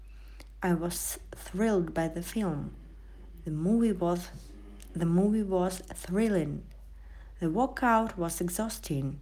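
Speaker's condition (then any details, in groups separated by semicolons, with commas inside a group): No condition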